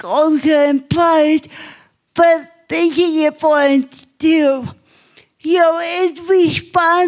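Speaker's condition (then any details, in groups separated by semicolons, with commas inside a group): Cerebral palsy; obvious speech impairment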